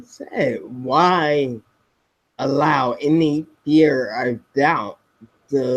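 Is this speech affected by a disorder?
Yes: spinocerebellar ataxia type 7, SCA7; speech.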